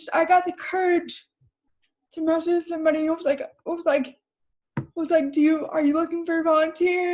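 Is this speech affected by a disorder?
Yes: cerebral palsy.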